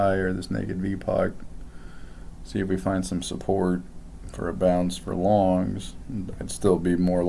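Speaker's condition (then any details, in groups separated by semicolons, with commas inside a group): No condition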